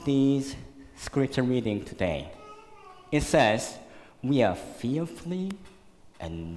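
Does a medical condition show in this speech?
Yes: cleft lip and palate, severe; one more surgery planned in a couple of years.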